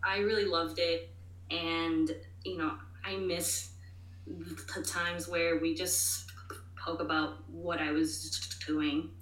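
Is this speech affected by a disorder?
Yes: stuttering; moments of stuttering expected, offers to repeat things if needed; here prolonged sounds, blocks.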